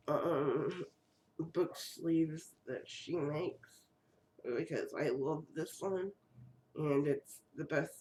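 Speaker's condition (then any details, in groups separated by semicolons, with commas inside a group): Cerebral palsy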